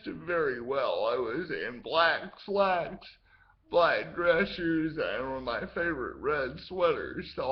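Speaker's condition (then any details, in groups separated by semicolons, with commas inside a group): Cerebral palsy; speaks slower at times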